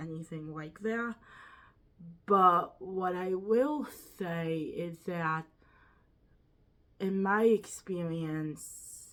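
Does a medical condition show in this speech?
Yes: quadriplegic cerebral palsy.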